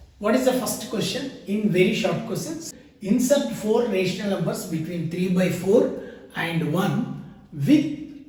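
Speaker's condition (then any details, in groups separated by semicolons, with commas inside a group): No condition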